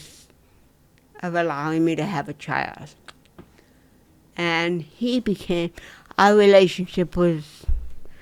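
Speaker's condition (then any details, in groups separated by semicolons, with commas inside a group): Cerebral palsy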